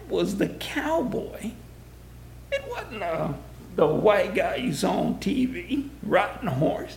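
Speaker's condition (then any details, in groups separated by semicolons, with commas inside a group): Vocal dysphonia; vocal dysphonia in adulthood, voice loss began two weeks before demo recording, past speech therapy; speech impediment, quiet voice, some words hard like mailman, substitutes easier words like postman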